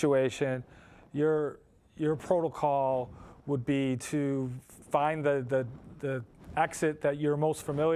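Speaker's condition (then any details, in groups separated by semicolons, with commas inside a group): No condition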